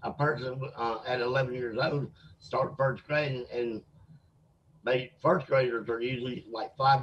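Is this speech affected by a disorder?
Yes: mosaic Down syndrome; from birth, mosaic type identified about age 18, considered high functioning; age 56.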